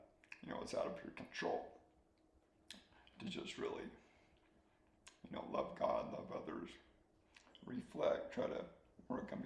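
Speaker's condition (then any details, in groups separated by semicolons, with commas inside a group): ALS; slow-progressing form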